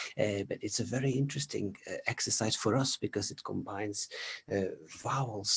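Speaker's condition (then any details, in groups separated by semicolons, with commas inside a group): No condition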